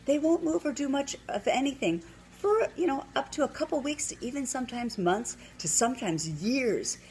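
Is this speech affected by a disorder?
No.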